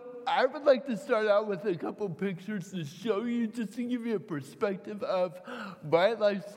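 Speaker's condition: Cerebral palsy; mild cerebral palsy from birth, hand tremor, typewriter for writing, torsional dystonia from eighth grade; head fell forward chin to chest, walking regained through swimming and swim therapy; can't speak right, voice hard to understand, must preface phone calls with strangers

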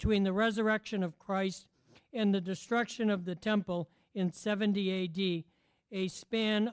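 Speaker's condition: No condition

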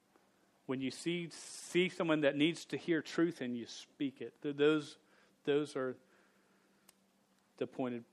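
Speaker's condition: Stutter; stutter since age 5, persisted through teenage years, no successful fix; still stutters, speaking publicly for about 23-24 years; not fully fluent, stuttered on own name as teenager; repeated sounds, repeated words, prolonged sounds

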